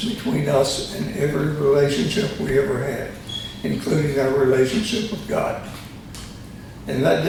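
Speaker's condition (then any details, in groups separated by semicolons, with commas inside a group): Tongue cancer surgery; both sides of tongue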